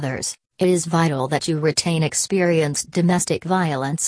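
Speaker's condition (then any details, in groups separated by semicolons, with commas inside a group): No condition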